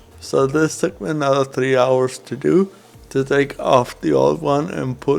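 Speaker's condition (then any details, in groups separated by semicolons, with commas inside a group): Cerebral palsy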